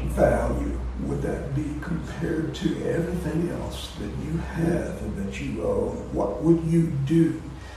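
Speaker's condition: Voice disorder; not contagious

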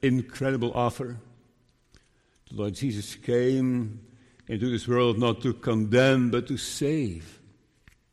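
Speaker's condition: Parkinson's disease; diagnosed 5 years ago

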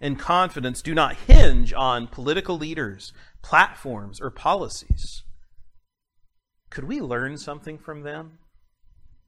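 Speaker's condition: No condition

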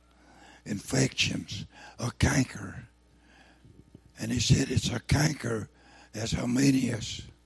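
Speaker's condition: Throat cancer, lost vocal cord

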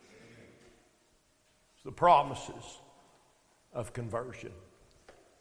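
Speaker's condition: No condition

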